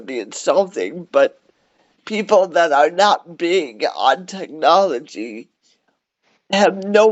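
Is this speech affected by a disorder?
Yes: cerebral palsy; cerebral palsy, wheelchair.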